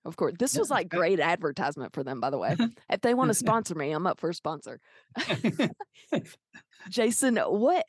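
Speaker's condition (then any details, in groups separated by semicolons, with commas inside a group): No condition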